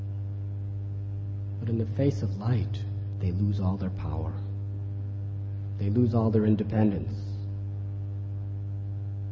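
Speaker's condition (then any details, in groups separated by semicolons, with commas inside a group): No condition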